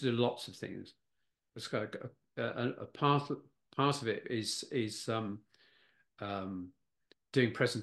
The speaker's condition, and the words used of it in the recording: Aphasia. It's when I try and get it out, you know, in the open air, it doesn't always work.